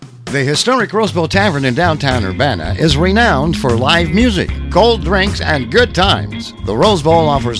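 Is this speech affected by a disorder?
No.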